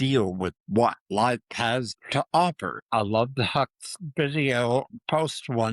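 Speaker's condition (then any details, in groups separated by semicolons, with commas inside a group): Parkinson's disease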